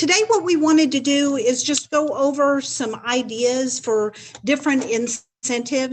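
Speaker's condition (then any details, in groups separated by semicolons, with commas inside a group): No condition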